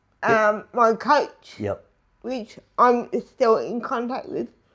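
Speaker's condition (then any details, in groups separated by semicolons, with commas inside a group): Disability affecting speech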